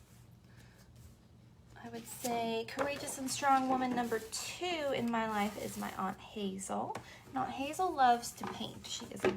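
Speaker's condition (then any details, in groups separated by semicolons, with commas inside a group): No condition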